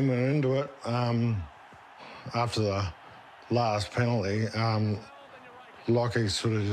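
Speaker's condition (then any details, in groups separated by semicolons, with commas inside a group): Motor neurone disease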